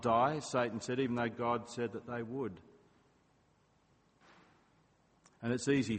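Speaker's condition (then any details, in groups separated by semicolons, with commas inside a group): No condition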